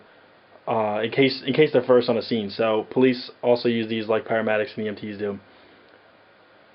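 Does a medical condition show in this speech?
No.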